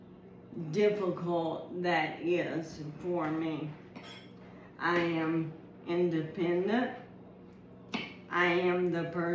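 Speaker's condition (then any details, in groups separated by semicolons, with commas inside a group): ALS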